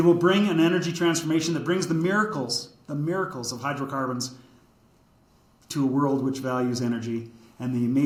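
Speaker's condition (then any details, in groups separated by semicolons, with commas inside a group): No condition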